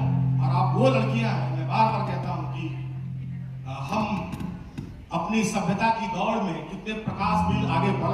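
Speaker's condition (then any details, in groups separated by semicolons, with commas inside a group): No condition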